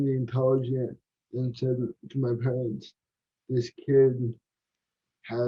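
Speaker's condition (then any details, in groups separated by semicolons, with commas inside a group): Cerebral palsy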